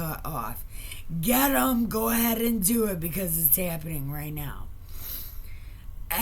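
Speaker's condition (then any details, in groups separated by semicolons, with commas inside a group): Brain injury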